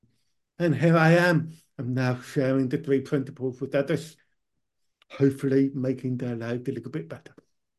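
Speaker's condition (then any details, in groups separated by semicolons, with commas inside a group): Profound deafness; born profoundly deaf, powerful hearing aids early, cochlear implant one ear after ear problem; cochlear implant about 20 years, hears nothing with implant off; hearing aids let own speech be heard, speech not too bad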